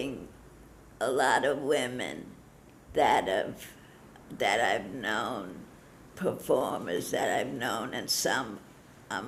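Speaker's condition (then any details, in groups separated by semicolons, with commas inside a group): Parkinson's disease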